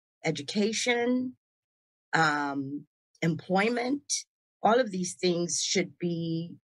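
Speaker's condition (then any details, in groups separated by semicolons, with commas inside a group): No condition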